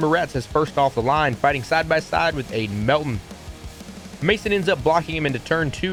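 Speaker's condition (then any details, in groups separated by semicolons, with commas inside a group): No condition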